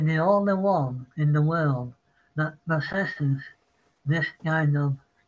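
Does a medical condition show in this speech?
Yes: Parkinson's; apologizes mid-sentence.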